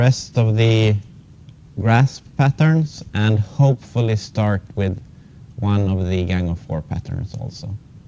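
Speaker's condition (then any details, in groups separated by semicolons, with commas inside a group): No condition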